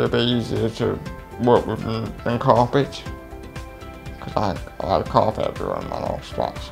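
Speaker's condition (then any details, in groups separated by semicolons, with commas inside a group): Cerebral palsy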